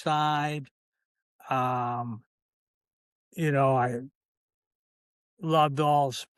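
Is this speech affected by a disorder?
Yes: ALS, C9 mutation; limb onset in fingers.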